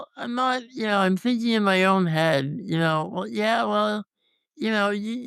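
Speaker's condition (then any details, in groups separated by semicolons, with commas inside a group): Congenital muscular dystrophy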